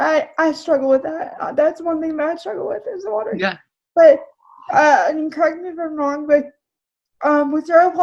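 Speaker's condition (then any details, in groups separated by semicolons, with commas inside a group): Cerebral palsy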